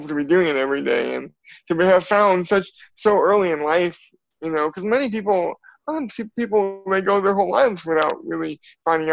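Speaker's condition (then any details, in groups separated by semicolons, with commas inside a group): Cerebral palsy; from birth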